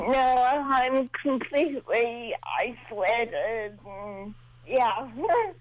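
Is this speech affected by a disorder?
Yes: cerebral palsy, mild.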